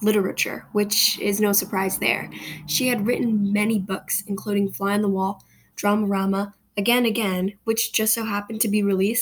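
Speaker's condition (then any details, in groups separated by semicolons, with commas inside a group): No condition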